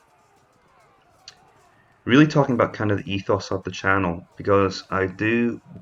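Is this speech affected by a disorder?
No.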